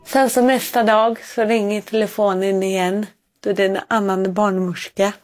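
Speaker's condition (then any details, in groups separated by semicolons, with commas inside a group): Cerebral palsy; born without heartbeat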